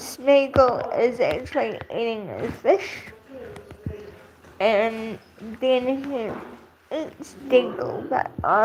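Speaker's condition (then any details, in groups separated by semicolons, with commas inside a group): Cerebral palsy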